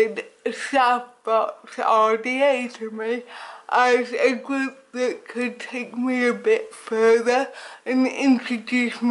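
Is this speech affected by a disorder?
Yes: cerebral palsy; affects speech.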